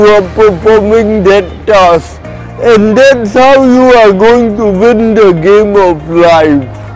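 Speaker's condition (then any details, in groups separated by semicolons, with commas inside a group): Cerebral palsy; reactive movement causes shivering, abnormal breathing when speaking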